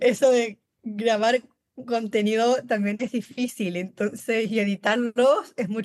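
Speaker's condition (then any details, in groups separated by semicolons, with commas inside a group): Down syndrome; congenital, since birth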